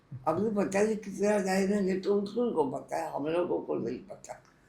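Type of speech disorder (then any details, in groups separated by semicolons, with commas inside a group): Speech after partial glossectomy; tongue cancer surgery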